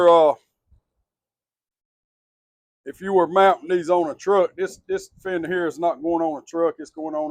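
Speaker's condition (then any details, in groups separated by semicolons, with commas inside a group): No condition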